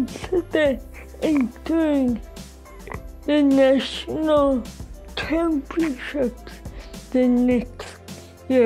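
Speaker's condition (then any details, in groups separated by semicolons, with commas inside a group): Cerebral palsy; severe physical impairment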